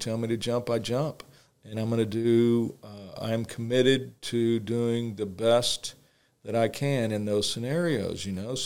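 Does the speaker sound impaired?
No.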